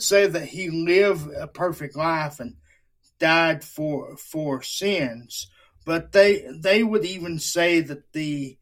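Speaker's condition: Cerebral palsy; wheelchair user

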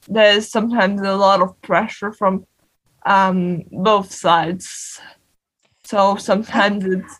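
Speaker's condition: Cerebral palsy; non-progressive

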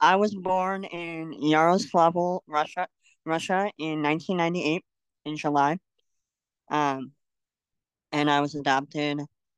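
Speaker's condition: Cleft lip and palate; congenital

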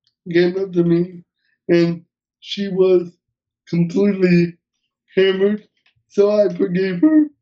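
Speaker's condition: Cerebral palsy; uses wheelchair

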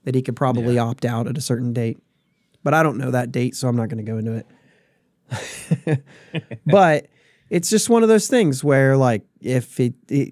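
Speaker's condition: No condition

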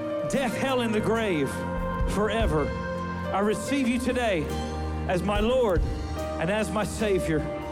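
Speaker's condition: No condition

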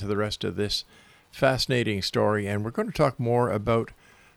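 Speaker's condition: No condition

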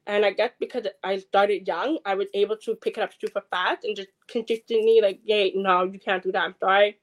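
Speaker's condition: Deafness, acquired at age four

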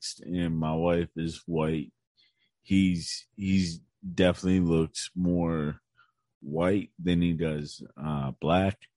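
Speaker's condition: Cerebral palsy; tight muscles

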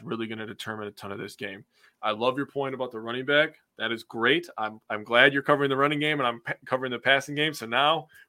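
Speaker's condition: No condition

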